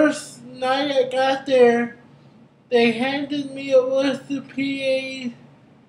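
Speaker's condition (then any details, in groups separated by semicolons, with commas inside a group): Cerebral palsy; brain injury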